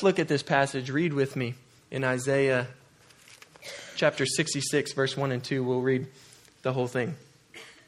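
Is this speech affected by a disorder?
No.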